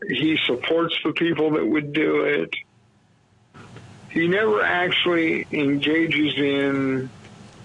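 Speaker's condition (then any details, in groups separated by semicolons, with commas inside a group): Cerebral palsy; diagnosed at three days old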